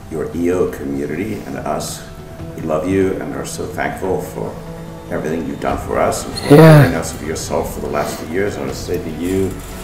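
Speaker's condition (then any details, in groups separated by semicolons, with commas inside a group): No condition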